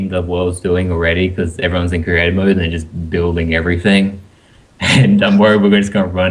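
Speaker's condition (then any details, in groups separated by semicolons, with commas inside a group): No condition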